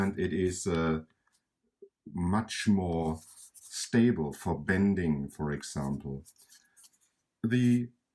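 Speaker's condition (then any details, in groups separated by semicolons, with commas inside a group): No condition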